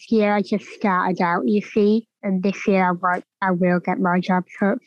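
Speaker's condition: Cleft palate; congenital, part of a rare disease, found at birth when crying, confirmed diagnosis at 3 years

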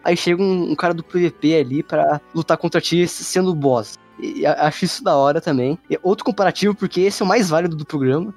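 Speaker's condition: No condition

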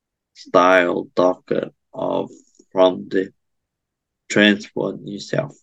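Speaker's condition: Cerebral palsy

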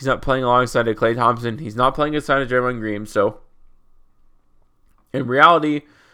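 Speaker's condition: No condition

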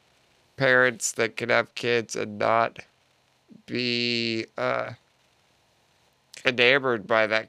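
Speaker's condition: Duchenne muscular dystrophy

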